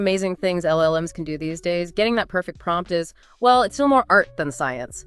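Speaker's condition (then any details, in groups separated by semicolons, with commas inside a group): No condition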